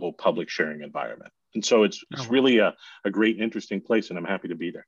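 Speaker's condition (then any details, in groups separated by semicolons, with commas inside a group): No condition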